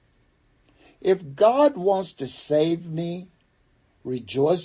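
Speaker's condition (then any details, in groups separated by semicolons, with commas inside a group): No condition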